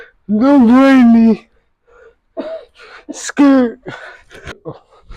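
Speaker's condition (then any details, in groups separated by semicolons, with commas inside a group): Traumatic brain injury; voice affected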